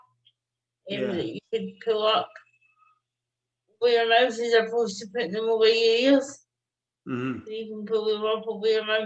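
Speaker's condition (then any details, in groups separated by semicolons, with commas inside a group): Cerebral palsy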